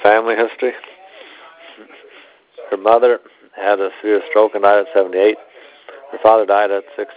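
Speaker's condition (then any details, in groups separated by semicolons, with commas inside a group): No condition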